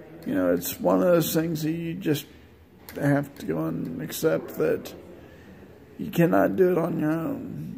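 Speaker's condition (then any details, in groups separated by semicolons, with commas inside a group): Multiple sclerosis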